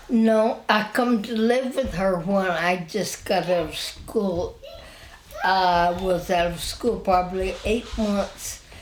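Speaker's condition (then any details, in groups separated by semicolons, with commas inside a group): Spinal ataxia; wheelchair user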